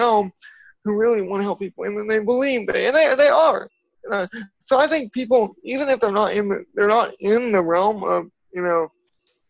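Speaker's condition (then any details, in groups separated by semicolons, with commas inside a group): Cerebral palsy; from birth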